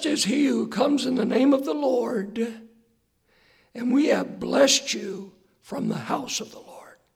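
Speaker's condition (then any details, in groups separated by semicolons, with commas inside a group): Hoarseness after vocal cord surgery; hoarse voice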